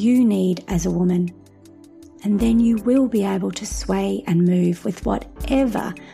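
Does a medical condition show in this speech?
No.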